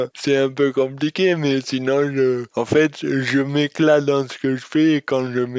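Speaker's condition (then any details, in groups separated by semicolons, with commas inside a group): Dystonia; speech disorder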